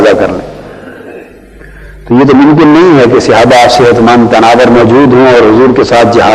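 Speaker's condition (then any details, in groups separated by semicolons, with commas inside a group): No condition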